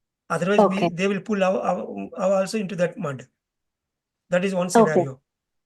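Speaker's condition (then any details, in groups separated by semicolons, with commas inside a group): No condition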